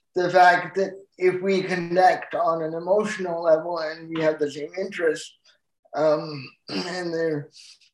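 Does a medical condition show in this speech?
Yes: cerebral palsy; full-time wheelchair user.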